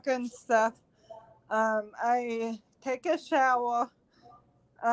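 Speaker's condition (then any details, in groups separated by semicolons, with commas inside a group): Cerebral palsy; talks too fast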